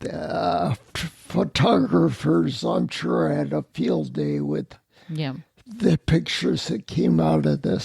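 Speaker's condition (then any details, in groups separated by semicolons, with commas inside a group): Spinocerebellar ataxia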